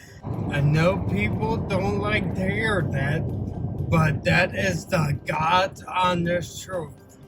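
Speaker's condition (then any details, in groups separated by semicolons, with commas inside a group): Ataxia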